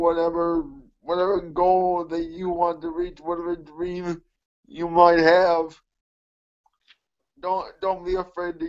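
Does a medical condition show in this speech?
Yes: cerebral palsy; affects all muscles including speech, speech impediment.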